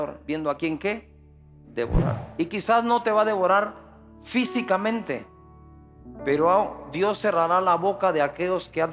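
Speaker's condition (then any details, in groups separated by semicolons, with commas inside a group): No condition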